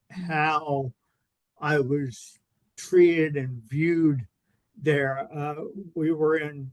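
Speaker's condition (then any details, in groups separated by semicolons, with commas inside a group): Cerebral palsy; spastic diplegia, birth brain hemorrhage, not breathing 90 minutes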